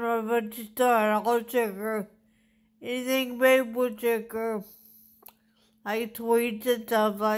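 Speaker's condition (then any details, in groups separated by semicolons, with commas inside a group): Traumatic brain injury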